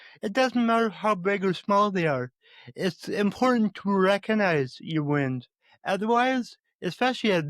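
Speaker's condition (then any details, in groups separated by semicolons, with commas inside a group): Cerebral palsy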